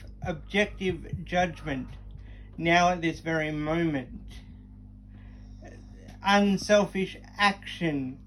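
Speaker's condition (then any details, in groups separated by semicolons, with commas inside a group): Cerebral palsy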